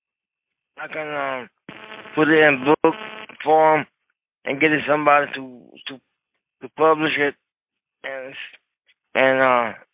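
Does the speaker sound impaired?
Yes: cerebral palsy; affects legs only, rest of body unaffected by own account, wheelchair user.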